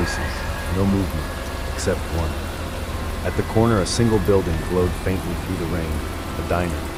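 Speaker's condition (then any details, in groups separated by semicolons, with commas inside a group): No condition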